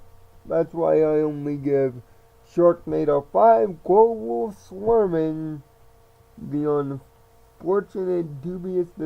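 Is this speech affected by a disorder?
Yes: cerebral palsy.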